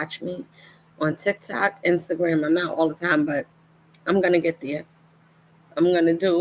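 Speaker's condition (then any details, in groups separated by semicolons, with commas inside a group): No condition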